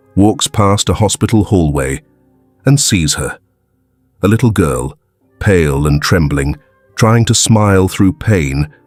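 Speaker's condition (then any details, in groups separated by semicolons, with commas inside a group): No condition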